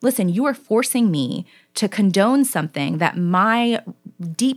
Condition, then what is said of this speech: No condition.